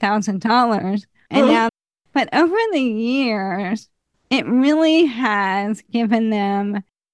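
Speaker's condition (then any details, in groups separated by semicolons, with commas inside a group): ALS; voice changing and declining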